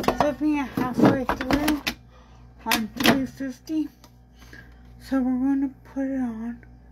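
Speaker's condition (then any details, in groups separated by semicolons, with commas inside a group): Brain injury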